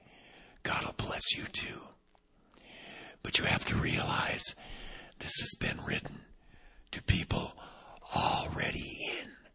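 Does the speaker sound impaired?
Yes: vocal cord paralysis, unilateral; one vocal cord paralyzed, about 6 weeks; awaiting surgery in about a month, plastic shim to move paralyzed cord, previously repeated injections; voice not yet back, audibly affected.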